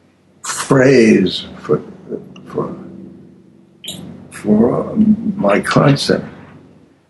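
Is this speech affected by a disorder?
Yes: aphasia after stroke; stroke causing aphasia, previously a highly fluent golden-tongued orator; words come out slowly, long silences, slow to answer, hard to weave complex stories.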